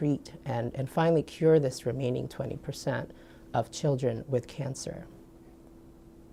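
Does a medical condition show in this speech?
No.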